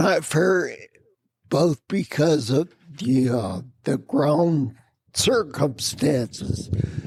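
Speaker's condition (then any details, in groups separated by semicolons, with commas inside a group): Spinocerebellar ataxia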